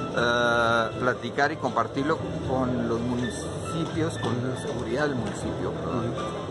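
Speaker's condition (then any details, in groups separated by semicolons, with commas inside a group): No condition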